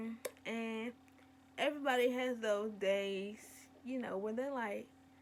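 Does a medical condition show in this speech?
Yes: cerebral palsy.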